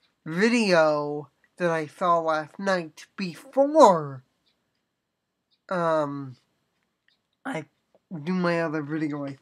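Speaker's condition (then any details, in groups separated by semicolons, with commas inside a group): Cerebral palsy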